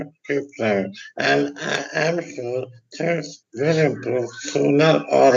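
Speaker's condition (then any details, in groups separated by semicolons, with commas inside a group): Tongue and neck cancer; unclear voice, difficulty speaking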